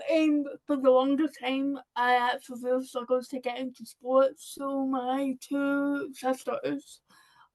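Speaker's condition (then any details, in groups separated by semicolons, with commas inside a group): Cerebral palsy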